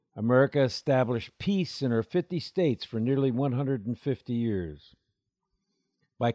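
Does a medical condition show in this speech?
No.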